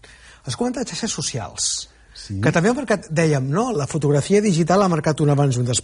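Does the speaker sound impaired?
No.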